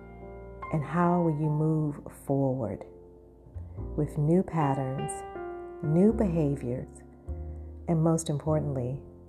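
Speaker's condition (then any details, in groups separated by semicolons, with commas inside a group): No condition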